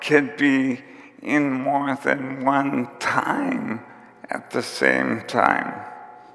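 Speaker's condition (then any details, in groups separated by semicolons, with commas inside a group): ALS; symptoms began about four years before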